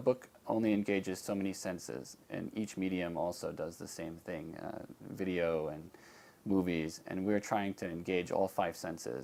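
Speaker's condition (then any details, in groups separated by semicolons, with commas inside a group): No condition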